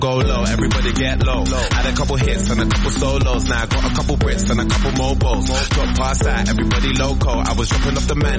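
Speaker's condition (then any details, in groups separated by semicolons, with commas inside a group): No condition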